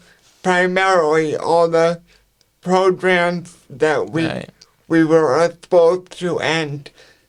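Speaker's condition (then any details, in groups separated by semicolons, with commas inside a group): Cerebral palsy; speech affected to an extent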